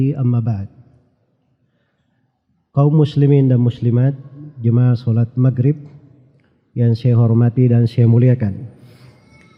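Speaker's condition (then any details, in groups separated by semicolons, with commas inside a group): No condition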